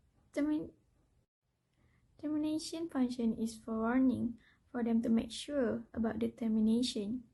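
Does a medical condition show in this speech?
No.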